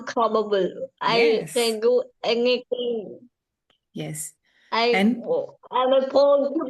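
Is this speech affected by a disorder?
Yes: cerebral palsy; from birth.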